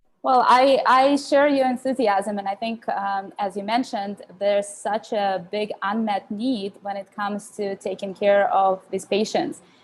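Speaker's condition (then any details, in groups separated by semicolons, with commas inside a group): No condition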